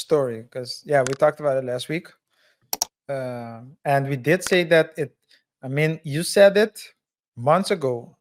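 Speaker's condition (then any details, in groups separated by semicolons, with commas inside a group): No condition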